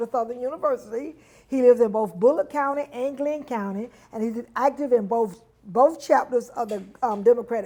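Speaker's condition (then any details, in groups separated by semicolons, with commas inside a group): No condition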